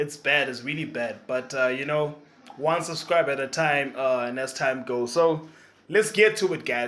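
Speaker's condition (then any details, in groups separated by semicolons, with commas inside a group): No condition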